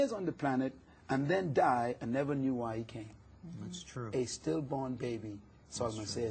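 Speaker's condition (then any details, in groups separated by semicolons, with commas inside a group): No condition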